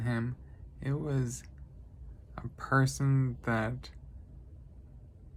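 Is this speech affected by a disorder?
Yes: traumatic brain injury.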